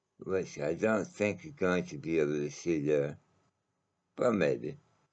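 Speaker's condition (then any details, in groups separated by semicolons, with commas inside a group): Mouth cancer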